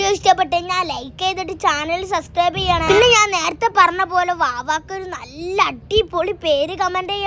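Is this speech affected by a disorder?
No.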